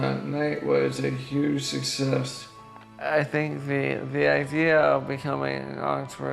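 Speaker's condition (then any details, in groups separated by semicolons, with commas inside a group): ALS; onset with upper body muscle spasms; about 18 months from first symptom to diagnosis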